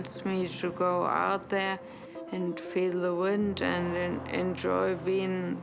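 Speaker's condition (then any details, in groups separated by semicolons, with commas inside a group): Severe traumatic brain injury, right-sided ataxia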